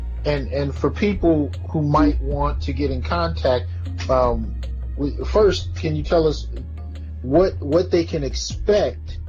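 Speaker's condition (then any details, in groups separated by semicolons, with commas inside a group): No condition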